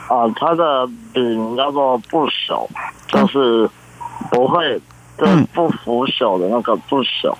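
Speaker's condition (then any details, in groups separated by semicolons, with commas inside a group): Congenital muscular dystrophy; present from birth; gradually losing strength, pen handwriting difficult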